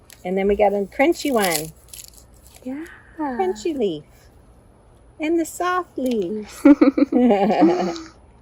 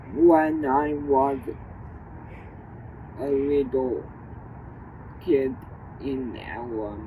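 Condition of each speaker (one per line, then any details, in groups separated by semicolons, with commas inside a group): No condition
Cerebral palsy; uses service dog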